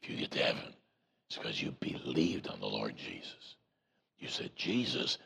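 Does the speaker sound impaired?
Yes: voice box removal needed; voice self-described as Batman voice, expects R2-D2-like voice after removal.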